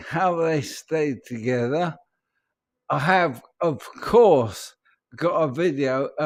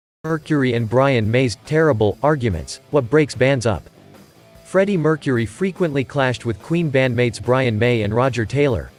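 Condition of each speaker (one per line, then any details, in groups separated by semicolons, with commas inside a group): ALS; affects emotions, speech, right hand; voice may sound peculiar, bites tongue and mouth in sleep
No condition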